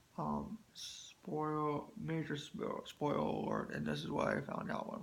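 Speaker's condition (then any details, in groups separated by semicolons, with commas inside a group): Spastic quadriplegic cerebral palsy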